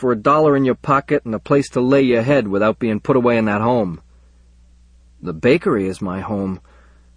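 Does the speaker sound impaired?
No.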